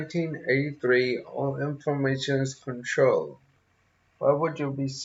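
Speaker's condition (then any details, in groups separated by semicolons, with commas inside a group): Multiple sclerosis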